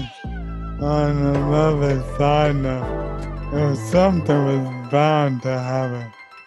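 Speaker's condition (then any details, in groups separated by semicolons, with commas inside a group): ALS; meals chopped and fed by others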